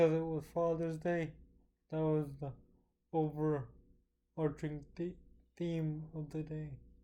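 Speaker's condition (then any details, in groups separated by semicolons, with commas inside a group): Cerebral palsy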